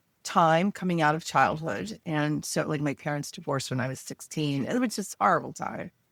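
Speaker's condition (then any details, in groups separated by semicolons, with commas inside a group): No condition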